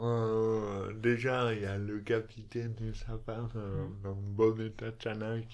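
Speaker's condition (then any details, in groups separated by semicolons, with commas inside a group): Dystonia; elocution difficulties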